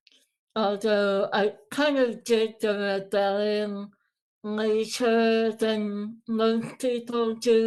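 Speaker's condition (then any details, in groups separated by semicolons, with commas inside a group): Moebius syndrome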